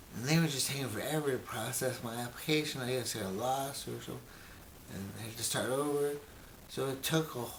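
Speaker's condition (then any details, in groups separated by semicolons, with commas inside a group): Brain injury; memory greatly affected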